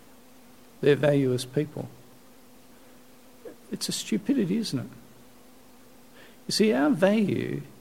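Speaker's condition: No condition

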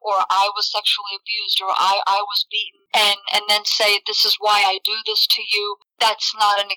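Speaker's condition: No condition

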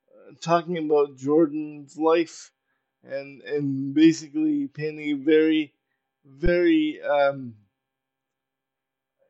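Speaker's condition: Cerebral palsy; uses power wheelchair

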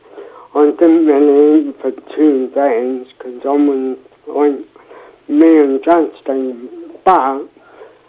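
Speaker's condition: Cerebral palsy, mild

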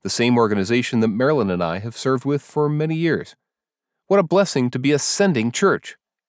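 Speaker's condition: No condition

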